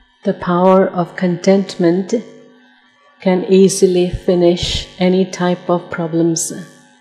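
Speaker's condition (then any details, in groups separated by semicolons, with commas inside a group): No condition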